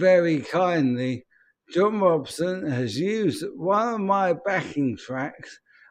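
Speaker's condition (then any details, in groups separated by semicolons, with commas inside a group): ALS; speech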